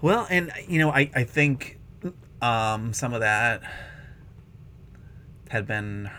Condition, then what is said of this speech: Stuttering. And all of you out there kind of listening, you know, are hearing me talk and hearing me say block and all this stuff.